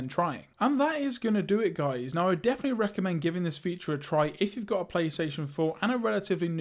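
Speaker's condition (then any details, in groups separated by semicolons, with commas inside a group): No condition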